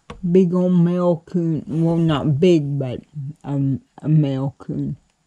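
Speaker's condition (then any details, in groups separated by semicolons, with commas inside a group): Cerebral palsy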